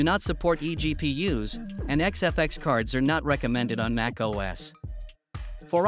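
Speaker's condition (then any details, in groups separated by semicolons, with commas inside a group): No condition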